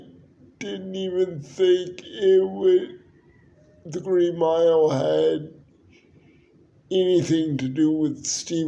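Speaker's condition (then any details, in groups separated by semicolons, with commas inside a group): Cerebral palsy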